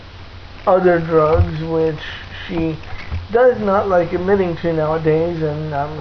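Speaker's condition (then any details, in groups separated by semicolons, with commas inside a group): Cerebral palsy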